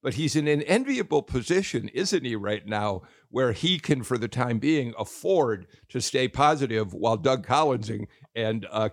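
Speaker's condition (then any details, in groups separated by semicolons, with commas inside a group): No condition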